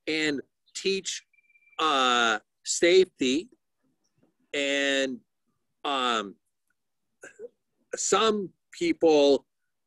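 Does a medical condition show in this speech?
Yes: aphasia; aphasia after stroke, woke with whole right side paralyzed, talking improving each month and year; can talk, loses about half the words in conversation, frequent hesitations; initially no talking, now halting telegraphic speech, many fillers and pauses, missing words.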